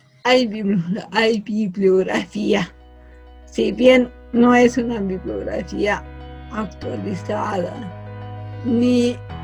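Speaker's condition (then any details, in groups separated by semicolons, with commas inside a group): Cerebral palsy from birth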